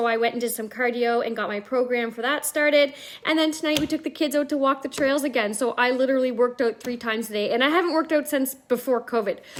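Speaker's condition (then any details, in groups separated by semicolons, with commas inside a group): No condition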